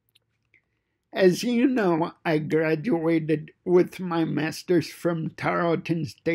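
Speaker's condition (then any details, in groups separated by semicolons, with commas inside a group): Cerebral palsy; fine motor impairment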